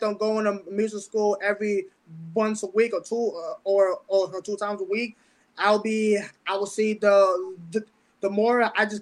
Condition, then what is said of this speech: Stuttering. Sometimes living in the spectrum is a little bit hard to socialize with people, and the reason why I find it a little bit challenging to hang around people is because number one, I have like a low little speech impediment that I had since I was like, oh, I'm 10 years old.